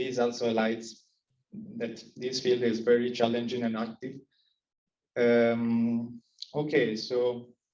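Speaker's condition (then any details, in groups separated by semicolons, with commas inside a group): No condition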